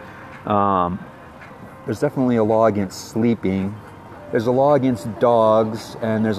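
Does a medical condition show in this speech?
No.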